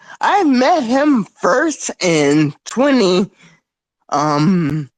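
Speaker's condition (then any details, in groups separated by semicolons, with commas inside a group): Spinocerebellar ataxia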